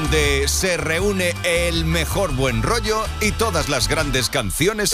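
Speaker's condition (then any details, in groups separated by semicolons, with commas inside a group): No condition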